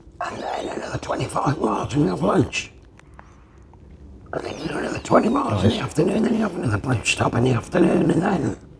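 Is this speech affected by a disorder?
Yes: laryngectomy; permanent tracheostomy.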